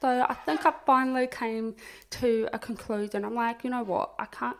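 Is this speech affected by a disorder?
Yes: profound deafness; profound deafness diagnosed at 18 months, cause unexplained, cochlear implant, saw surgeon 10 years ago, basic sign language; hears nothing without implant, removes implant to sleep, relies on lip reading, loud settings overwhelming; speech therapy in childhood, able to talk, oral communicator.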